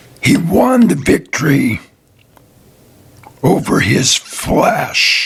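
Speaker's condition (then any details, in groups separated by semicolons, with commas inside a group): Throat cancer survivor; survivor, ill 3 years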